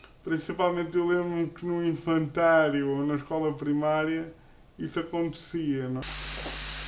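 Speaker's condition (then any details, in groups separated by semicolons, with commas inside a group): Cerebral palsy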